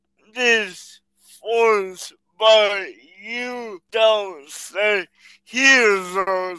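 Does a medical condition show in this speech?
Yes: cerebral palsy.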